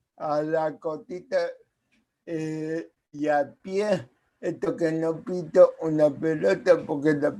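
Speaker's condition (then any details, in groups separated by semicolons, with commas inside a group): Cerebral palsy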